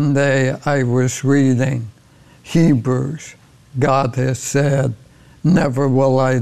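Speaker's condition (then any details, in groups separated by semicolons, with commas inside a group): ALS; progressive ALS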